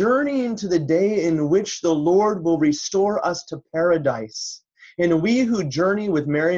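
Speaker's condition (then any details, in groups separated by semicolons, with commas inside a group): No condition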